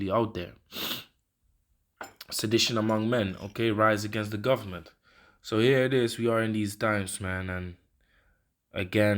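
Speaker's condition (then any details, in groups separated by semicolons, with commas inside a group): No condition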